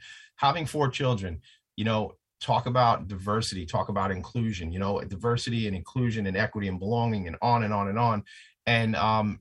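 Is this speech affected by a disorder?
No.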